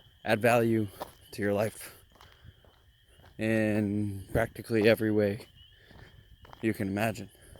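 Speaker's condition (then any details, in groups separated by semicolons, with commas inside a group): No condition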